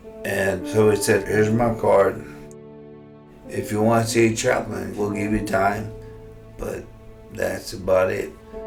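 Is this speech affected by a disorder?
Yes: amyotrophic lateral sclerosis; progressive, spasticity, speech-generating device.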